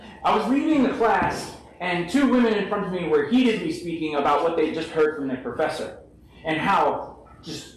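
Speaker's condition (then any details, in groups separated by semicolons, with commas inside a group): No condition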